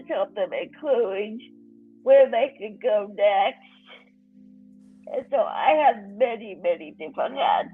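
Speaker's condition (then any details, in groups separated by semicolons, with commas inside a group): Cerebral palsy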